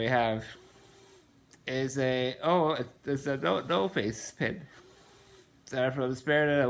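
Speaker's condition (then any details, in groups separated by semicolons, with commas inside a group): Muscular dystrophy, Duchenne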